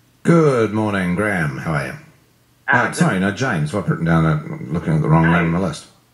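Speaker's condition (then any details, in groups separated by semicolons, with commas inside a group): No condition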